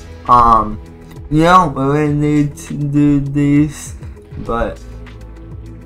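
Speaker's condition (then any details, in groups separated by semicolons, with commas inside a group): Cerebral palsy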